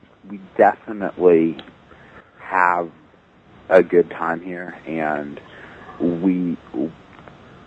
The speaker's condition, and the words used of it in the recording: Stuttering. For the most part, you're not avoiding stuttering.